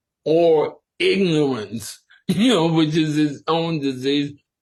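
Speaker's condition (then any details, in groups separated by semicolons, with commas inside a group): Sporadic ALS; must speak slower and carefully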